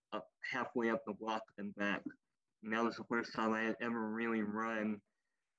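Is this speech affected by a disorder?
Yes: cleft lip and palate, popliteal pterygium syndrome; congenital cleft lip and palate.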